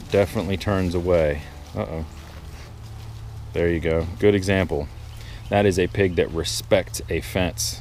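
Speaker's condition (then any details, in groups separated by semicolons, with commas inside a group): No condition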